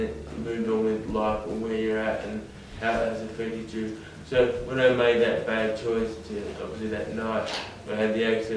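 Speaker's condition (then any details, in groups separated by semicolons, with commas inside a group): Brain injury; acquired, fall from height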